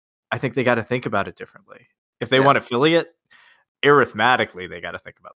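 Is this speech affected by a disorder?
No.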